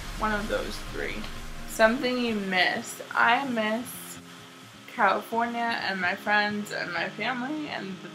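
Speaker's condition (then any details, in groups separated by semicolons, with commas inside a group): Cerebral palsy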